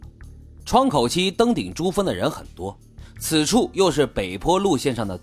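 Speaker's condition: No condition

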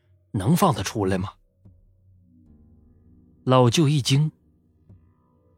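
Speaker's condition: No condition

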